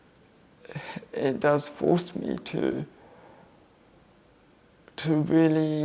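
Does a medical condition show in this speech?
Yes: cerebral palsy; left-sided muscle tension.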